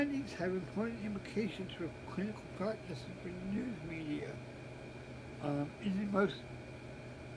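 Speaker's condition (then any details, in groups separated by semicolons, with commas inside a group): Cerebral palsy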